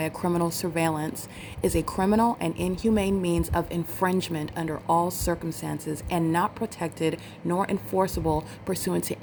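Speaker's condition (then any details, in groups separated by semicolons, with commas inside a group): No condition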